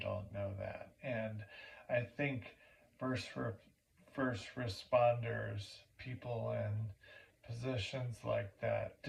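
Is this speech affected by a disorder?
Yes: primary lateral sclerosis.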